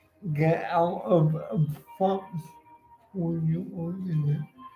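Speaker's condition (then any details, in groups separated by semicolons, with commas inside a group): Cerebral palsy; uses wheelchair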